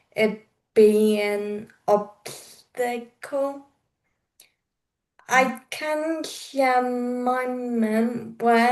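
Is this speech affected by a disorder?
Yes: cerebral palsy; slower speaking pace.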